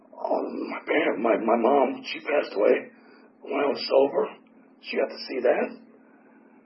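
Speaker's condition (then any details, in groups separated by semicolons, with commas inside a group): Tracheotomy; tracheotomy for 4 years, 8 surgeries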